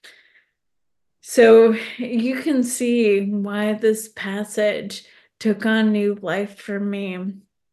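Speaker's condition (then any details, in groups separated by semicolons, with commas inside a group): ALS; specialist-confirmed diagnosis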